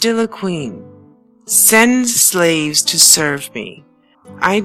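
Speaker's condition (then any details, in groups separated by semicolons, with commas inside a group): No condition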